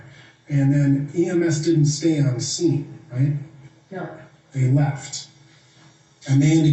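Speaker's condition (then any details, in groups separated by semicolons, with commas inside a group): No condition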